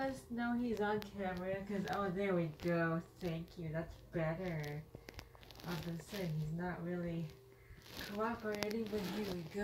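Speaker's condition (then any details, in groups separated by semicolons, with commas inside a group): Cerebral palsy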